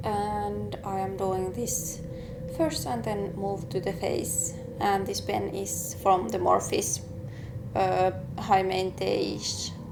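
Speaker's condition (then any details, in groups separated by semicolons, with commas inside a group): No condition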